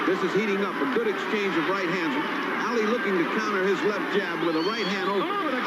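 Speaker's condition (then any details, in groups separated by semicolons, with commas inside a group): No condition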